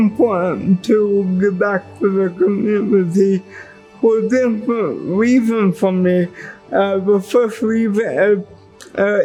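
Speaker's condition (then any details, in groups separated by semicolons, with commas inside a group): Cerebral palsy; wheelchair user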